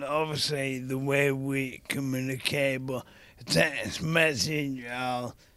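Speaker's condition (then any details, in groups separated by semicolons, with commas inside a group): ALS (motor neurone disease); young onset, speech affected first, voice worsened rapidly, nerve conduction testing; really early stages, recently diagnosed, borderline tests, on medication, in drug trials, seen by professor McDermott; speaking takes double energy, lags in banter, struggled saying solicitor, eating, drinking unaffected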